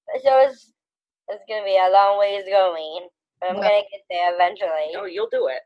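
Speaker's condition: Down syndrome

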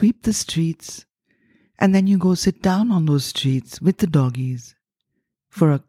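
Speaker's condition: No condition

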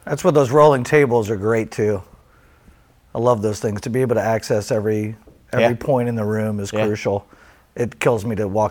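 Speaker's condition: No condition

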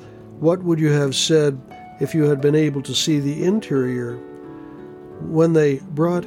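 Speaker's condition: No condition

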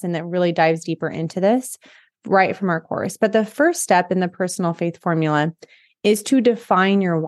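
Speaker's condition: No condition

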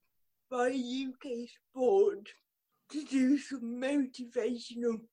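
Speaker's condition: Cerebral palsy; could not jump

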